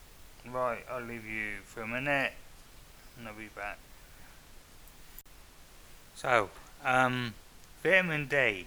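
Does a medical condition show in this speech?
Yes: multiple sclerosis; no medication for first 10 years, relatively stable then, hospitalised about 2 years ago; eyes struggling today, reading slowly, denies fatigue as such; may be starting to slur words, slowed reading pace.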